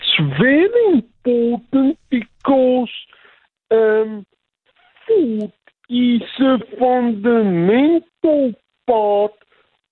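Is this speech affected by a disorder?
Yes: cerebral palsy; physical limitations requiring adjustments, types with single finger, reduced typing speed and accuracy.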